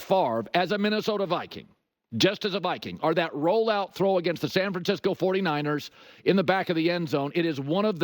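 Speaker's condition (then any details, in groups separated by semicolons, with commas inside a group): No condition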